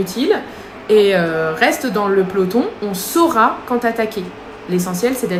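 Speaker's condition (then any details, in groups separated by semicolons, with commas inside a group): No condition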